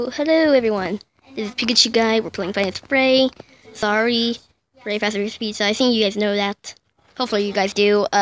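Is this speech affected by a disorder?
No.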